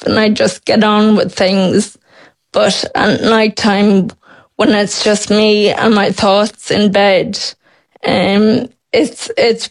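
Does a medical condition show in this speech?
Yes: Friedreich's ataxia; diagnosed at 12 by professor King, Temple Street, onset late primary school, three spinal surgeries for scoliosis; age 28, about 16 years since diagnosis, greatly progressed, fully wheelchair reliant, heavy fatigue; speech expected to disappear within years, synthetic voice expected, swallowing to worsen needing thickeners, possible ventilator.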